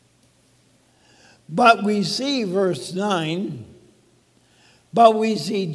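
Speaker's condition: ALS; talks funny, speech sounds abnormal

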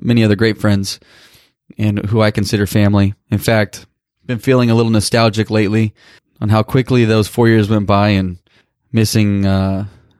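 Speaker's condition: No condition

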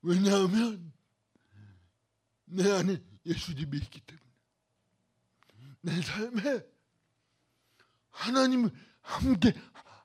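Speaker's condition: Cerebral palsy; bent body

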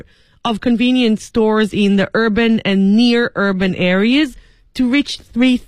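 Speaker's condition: No condition

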